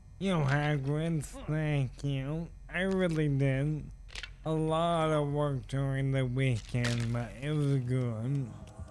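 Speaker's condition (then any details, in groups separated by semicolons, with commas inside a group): ALS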